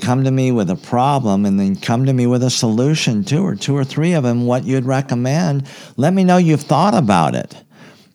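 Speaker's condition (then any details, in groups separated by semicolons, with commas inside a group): Cleft palate; congenital, very severe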